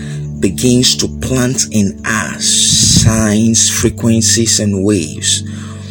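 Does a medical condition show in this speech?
No.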